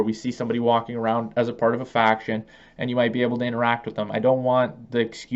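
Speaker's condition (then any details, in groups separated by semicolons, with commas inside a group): No condition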